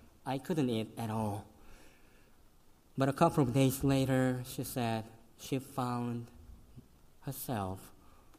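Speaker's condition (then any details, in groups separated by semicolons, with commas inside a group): Cleft lip and palate; congenital, severe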